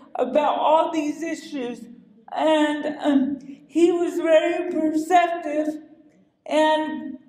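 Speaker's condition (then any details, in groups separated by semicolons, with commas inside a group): Cerebral palsy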